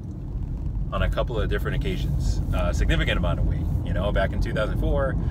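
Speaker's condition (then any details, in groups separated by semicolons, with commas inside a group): No condition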